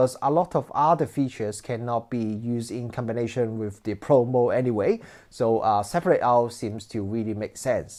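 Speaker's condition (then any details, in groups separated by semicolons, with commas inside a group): No condition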